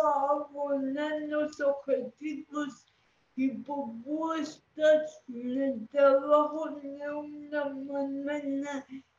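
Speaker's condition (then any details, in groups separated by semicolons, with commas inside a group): Cerebral palsy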